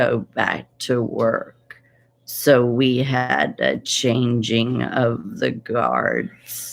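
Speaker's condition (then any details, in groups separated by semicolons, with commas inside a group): Essential tremor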